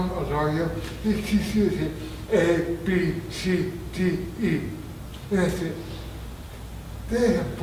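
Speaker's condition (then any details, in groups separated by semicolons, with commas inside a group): Traumatic brain injury; near-fatal injury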